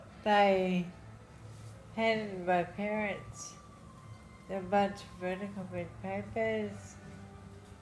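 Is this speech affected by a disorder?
Yes: Friedreich's ataxia; diagnosed in childhood.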